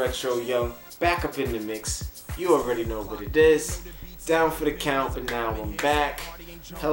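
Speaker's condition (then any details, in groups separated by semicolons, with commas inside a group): No condition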